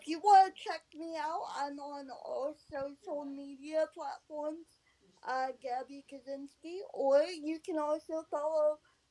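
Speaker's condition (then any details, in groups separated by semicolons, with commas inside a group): Cerebral palsy; onset at 19 days old from encephalitis, high fever and first seizure, 23 years, scoliosis, scoliosis surgery; leg cramps from staying in one position and poor circulation, back pain resolved after surgery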